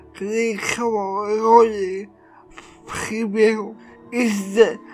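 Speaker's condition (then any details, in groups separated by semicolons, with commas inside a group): Cerebral palsy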